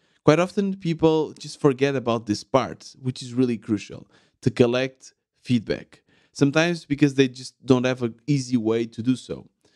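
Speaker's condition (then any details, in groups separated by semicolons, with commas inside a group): No condition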